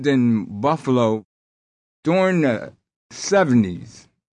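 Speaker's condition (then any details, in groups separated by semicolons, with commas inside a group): Aphasia after strokes; attended speech services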